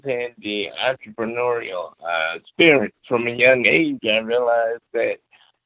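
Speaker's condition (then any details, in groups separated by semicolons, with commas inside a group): Cerebral palsy; confined to wheelchair; speech sounds drunk or high to listeners, explains this upfront when phoning people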